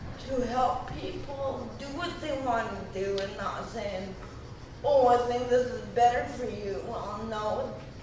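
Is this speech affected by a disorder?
Yes: cerebral palsy; present since childhood.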